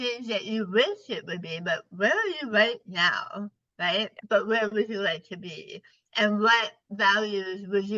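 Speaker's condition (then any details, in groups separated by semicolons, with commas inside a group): Partial glossectomy for tongue cancer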